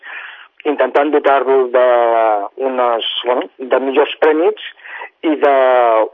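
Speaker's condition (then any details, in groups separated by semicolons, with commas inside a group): No condition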